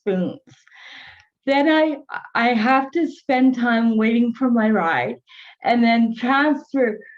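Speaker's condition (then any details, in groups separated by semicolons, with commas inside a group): Cerebral palsy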